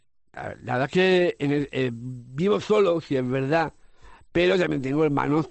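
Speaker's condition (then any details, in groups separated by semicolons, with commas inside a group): Down syndrome; congenital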